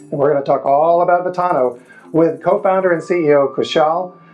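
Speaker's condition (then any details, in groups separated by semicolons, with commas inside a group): No condition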